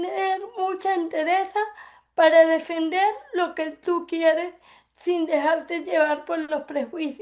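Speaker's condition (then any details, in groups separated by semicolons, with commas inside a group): Cerebral palsy; affects speech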